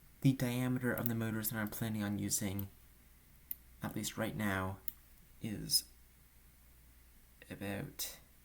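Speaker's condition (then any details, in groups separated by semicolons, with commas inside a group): No condition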